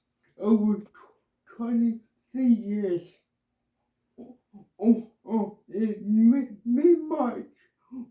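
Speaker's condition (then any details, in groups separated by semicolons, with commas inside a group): Cerebral palsy, myasthenia gravis; no hand function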